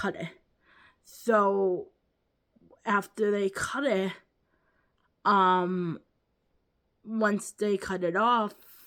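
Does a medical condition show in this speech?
Yes: cerebral palsy.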